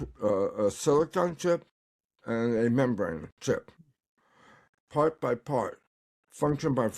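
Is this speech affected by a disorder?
Yes: tongue cancer; recovering, tongue exercises.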